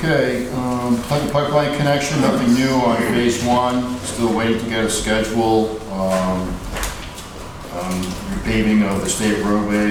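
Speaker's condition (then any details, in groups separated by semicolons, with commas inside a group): No condition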